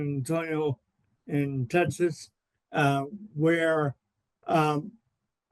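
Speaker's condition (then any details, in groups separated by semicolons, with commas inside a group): Cerebral palsy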